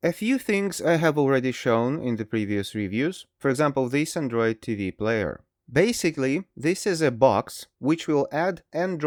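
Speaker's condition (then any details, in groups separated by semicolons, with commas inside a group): No condition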